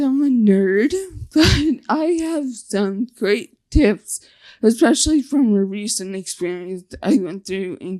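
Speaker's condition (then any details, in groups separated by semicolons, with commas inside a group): Facial paralysis (nf2-swn); facial paralysis, four brain surgeries, radiation, gracilis flap to face; completely deaf, no implants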